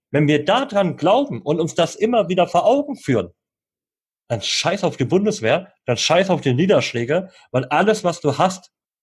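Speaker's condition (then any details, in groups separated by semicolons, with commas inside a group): Cleft lip and palate, cleft lip, jaw and palate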